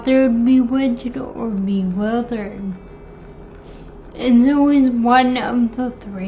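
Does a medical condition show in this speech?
Yes: Friedreich's ataxia.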